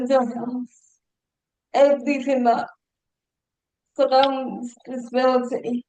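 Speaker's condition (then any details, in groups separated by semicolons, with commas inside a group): Cerebral palsy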